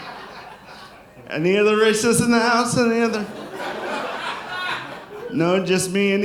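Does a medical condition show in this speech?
Yes: cerebral palsy; sounds drunk, constant.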